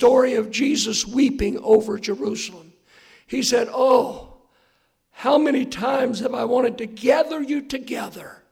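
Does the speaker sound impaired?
Yes: hoarseness after vocal cord surgery; straight lines.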